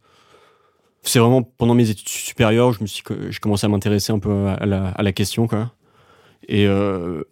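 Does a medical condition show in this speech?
Yes: stuttering; stuttering since about age five or six, described as innate, father also stuttered; mild stutter at age 24, daily frustration, uses strategies to contain stuttering; blocks on p or k sounds, worse with stress, fatigue, shyness, fear of stuttering, phone calls; here repeated sounds, repeated words.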